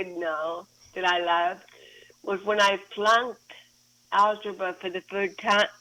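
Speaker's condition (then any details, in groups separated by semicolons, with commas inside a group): Cerebral palsy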